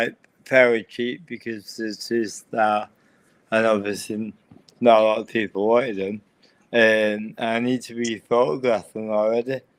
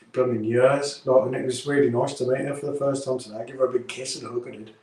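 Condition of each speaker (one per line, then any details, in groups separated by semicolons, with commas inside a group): Cerebral palsy
No condition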